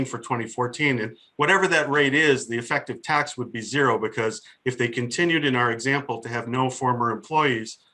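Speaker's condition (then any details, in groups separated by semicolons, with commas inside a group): No condition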